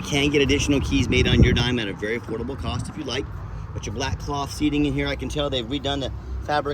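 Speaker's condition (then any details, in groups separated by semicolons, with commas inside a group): No condition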